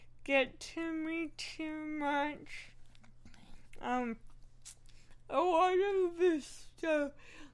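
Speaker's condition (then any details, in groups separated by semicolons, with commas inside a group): Cerebral palsy; working with speech therapist, rehearses comedy material repeatedly; speech therapy for pronunciation and breath support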